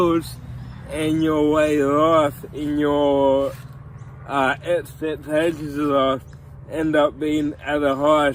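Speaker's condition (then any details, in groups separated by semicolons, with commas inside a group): Cerebral palsy; from birth, tight muscles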